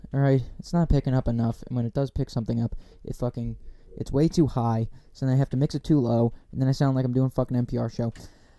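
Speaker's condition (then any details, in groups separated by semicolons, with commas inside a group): No condition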